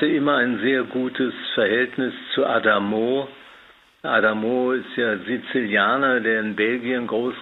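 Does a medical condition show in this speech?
Yes: Parkinson's disease; years of hand tremor holding a glass, dismissed as stage fright, diagnosed by neurologist after examination.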